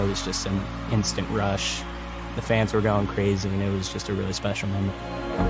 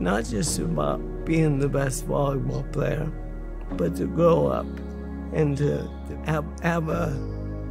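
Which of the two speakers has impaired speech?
The second: ALS; progressing.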